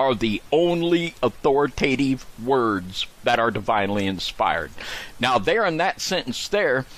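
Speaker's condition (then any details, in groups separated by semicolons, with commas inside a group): No condition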